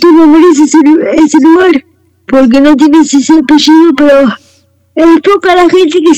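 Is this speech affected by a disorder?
Yes: cerebral palsy; voice and way of speaking affected by cerebral palsy, per host.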